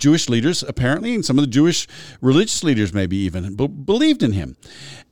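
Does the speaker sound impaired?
No.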